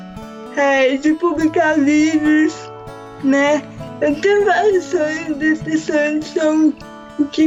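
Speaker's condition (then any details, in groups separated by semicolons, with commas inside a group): Mixed cerebral palsy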